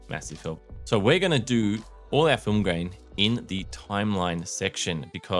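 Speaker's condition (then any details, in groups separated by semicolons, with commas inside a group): No condition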